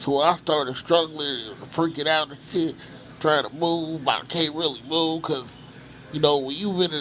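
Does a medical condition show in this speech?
Yes: cerebral palsy; from birth.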